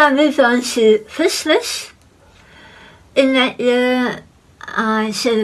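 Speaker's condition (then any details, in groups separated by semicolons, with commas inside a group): Head and neck cancer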